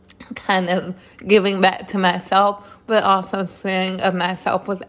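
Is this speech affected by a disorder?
Yes: cerebral palsy; from birth, born two months premature, 2 pounds 12 ounces, significant motor skill delays, physical and occupational therapy as child.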